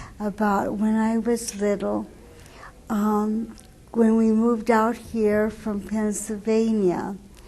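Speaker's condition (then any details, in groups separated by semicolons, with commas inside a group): Cerebral palsy; wheelchair user; uses wheelchair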